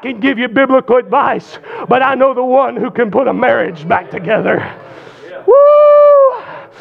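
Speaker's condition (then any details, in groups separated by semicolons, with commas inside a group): No condition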